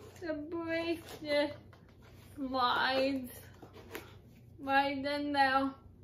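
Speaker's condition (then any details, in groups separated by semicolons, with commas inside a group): Cerebral palsy; uses crutches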